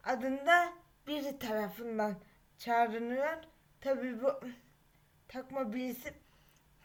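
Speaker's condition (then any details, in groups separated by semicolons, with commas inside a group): Cerebral palsy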